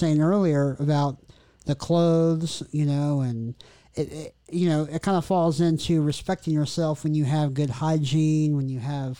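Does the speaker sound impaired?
Yes: cleft lip and palate; congenital, lip scar, surgeries in childhood.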